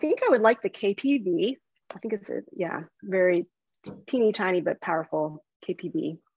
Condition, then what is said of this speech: No condition.